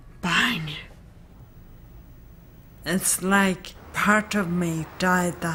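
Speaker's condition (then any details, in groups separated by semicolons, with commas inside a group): Acquired brain injury; truck collision; after truck collision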